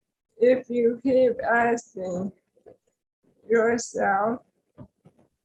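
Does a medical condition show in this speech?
Yes: ALS; tracheostomy; after tracheostomy.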